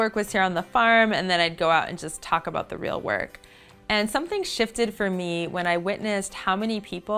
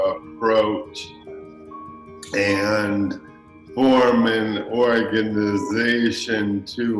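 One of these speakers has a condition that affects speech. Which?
The second: ALS; recently diagnosed, changing; clear before diagnosis, speech since changed.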